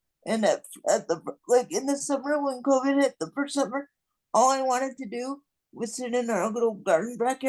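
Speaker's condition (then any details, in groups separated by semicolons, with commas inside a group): Cerebral palsy; non-progressive, will not improve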